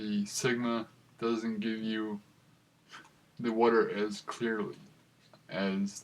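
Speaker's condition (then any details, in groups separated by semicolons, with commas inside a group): Cerebral palsy; affects gait and walking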